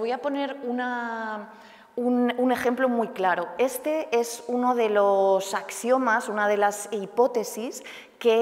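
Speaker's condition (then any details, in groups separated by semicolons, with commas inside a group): No condition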